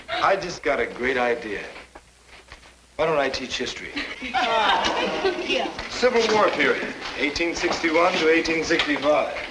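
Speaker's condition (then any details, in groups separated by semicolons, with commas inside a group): No condition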